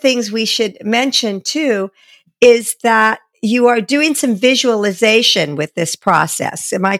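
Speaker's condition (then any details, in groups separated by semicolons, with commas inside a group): No condition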